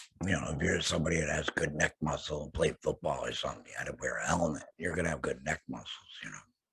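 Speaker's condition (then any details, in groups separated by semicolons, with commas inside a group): Laryngectomy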